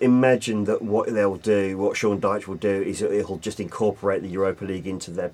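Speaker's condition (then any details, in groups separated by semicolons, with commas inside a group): No condition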